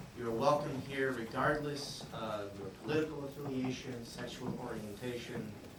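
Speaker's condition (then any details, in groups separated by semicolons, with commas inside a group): No condition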